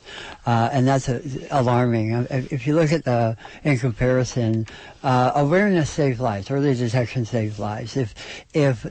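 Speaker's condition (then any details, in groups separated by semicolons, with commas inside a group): Oral cancer surgery; stage 4 oral cancer at 33, right half of face removed and rebuilt, half jaw replaced with fibula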